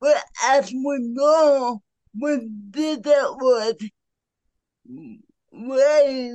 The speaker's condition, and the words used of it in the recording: Cerebral palsy. And it affects my speech. In case you didn't notice.